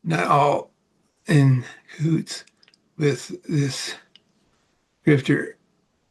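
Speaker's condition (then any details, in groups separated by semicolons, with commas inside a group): Parkinson's; about 18 years since onset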